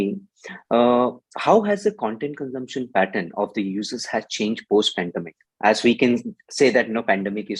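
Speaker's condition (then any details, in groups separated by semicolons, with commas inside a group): No condition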